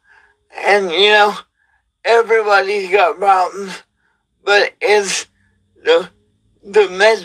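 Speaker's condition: Cerebral palsy; wheelchair user

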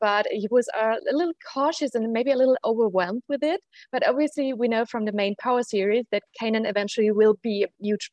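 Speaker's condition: No condition

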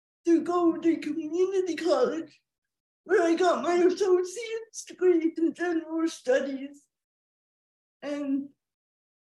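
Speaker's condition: Cerebral palsy, quadriplegia; born 2.6 pounds at University of Michigan Hospital Ann Arbor

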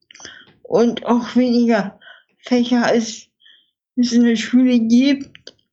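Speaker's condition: Infantile cerebral palsy, spastic; childhood speech therapy at Dresden University Clinic

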